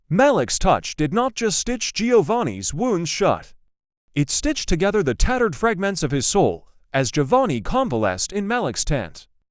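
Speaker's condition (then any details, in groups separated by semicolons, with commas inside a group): No condition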